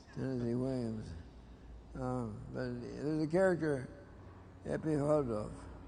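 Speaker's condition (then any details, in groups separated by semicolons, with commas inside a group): Parkinson's disease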